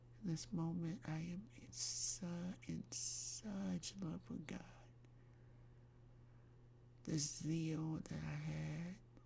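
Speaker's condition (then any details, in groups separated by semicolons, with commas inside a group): Myasthenia gravis; slurred speech before diagnosis, severe breathing difficulty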